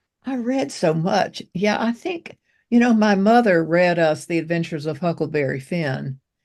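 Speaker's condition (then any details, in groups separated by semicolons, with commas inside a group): No condition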